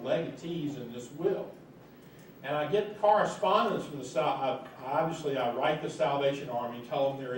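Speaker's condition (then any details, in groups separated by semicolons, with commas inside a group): No condition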